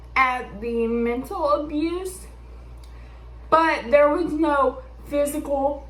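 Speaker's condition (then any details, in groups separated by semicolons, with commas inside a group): Cerebral palsy; affects balance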